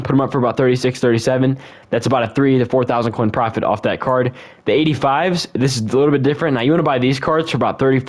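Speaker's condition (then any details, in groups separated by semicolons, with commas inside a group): No condition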